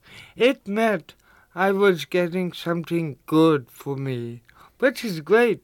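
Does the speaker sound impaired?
Yes: cerebral palsy; limited coordination.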